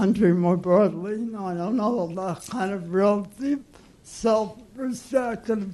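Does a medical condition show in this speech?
Yes: cerebral palsy.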